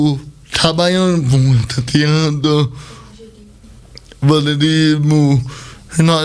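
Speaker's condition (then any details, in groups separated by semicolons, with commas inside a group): Cerebral palsy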